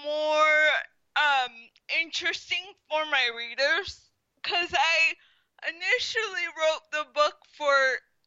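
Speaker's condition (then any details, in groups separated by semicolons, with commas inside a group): Spastic quadriplegic cerebral palsy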